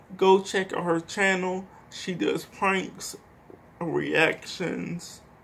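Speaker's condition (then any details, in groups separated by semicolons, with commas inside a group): Cerebral palsy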